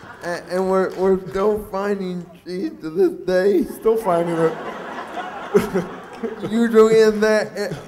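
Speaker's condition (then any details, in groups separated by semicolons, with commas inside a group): Cerebral palsy; mixed quadriplegic type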